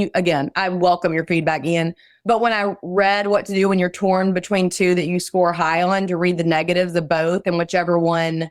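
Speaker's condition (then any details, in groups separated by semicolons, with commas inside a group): No condition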